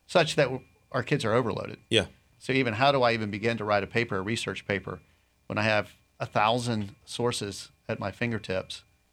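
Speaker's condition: No condition

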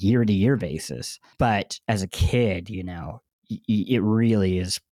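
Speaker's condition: Cleft lip and palate; bandaged

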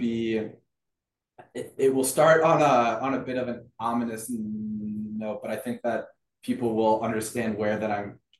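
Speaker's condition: Stuttering; stuttering since childhood; varies by situation, more fluent when confident, healthy and feeling good; repeated sounds, blocks

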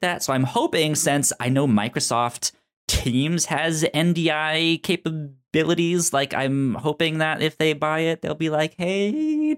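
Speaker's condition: Stutter; self-reported stutter; expects stutter to be an obstacle for some listeners; prolonged sounds

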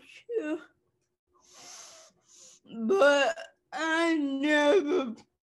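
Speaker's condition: Cerebral palsy; cerebral palsy since childhood; people less willing to listen to own talking voice, uses songs to get point across

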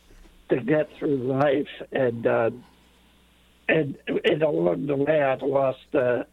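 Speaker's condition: Late-onset Pompe disease; onset age 5-6

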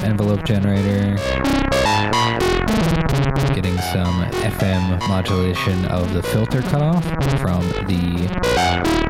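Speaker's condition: No condition

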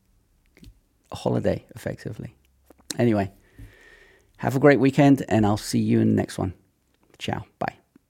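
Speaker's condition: No condition

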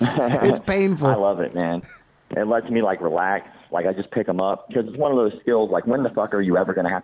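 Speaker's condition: Cleft palate; congenital

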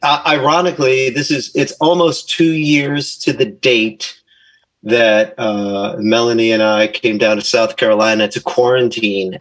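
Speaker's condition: No condition

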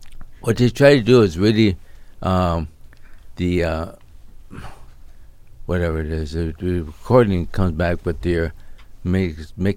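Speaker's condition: ALS; onset year ago, slurred speech, limb and torso weakness, stroke ruled out, Mayo Clinic neurologist diagnosis; slightly slurred, talking getting harder, fears sounding mumbled, voice disrupts train of thought, expects voice loss

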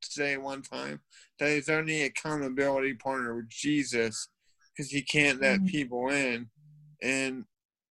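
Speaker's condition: Cerebral palsy; affects arms and hands

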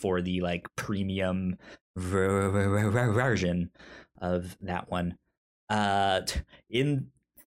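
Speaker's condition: Stutter; stutter since childhood, speech therapy in elementary school; repeated sounds, prolonged sounds

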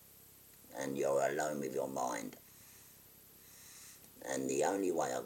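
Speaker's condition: Total laryngectomy; stage 4 laryngeal cancer, total laryngectomy by Mr. Tagar, head and neck chemoradiotherapy, one-ear deafness, anosmia; recently finished treatment, no evidence of disease, shoulder nerve pain, on opioids, sleeps upright, legs weak; voice valve speech, leaks leave no voice, electrolarynx backup, not heard in groups, swallow about 10%

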